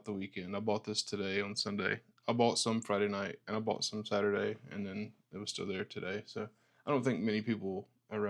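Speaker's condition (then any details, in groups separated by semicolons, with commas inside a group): No condition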